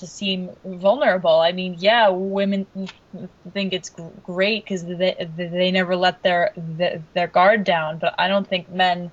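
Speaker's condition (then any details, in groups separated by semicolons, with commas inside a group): Stuttering; onset second or third grade, formerly covert, therapy at 15, American Institute for Stuttering, New York; still stutters a good amount, ongoing sessions at American Institute for Stuttering, not practising tools recently; Stuttering modification, prolongations, easy onsets, pullouts, voluntary Stuttering, breathing format, slowing speech greatly reduces Stuttering; repeated sounds, repeated words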